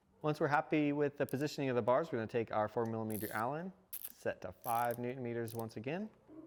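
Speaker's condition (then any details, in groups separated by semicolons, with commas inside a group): No condition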